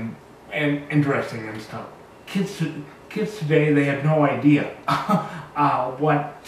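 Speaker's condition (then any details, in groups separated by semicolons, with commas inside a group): Cerebral palsy; very high functioning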